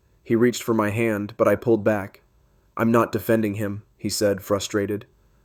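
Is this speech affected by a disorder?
No.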